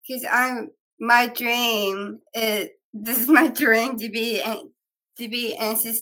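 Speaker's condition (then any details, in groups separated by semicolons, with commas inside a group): Down syndrome; three copies of 21st chromosome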